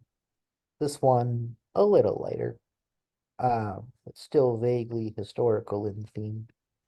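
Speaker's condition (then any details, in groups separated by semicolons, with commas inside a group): No condition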